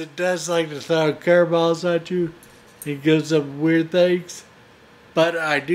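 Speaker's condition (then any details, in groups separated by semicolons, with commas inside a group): Friedreich's ataxia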